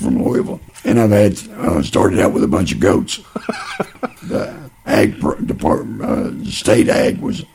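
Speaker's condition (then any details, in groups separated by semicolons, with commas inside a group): Laryngeal cancer; laryngeal cancer following lung cancer diagnosed 2006, later lesions in mouth and one on neck, about 12 years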